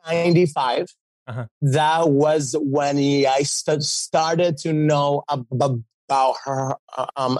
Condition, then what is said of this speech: Stuttering. So one of your storyline, part of the storyline was that you have the stutter that you have, and then when you sing, it goes away.